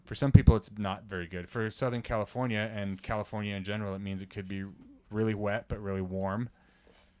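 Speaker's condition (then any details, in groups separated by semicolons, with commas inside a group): No condition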